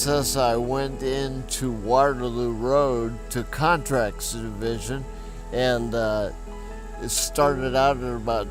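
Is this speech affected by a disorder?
Yes: traumatic brain injury; accident, affected memory, walking, speech, nervous system; long recovery; speech relearned after injury.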